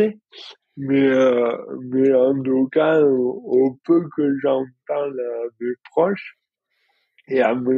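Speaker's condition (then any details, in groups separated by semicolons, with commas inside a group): Dystonia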